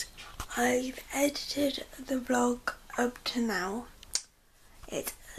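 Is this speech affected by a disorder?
Yes: cerebral palsy.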